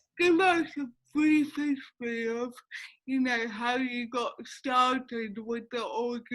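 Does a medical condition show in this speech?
Yes: cerebral palsy; affects speech.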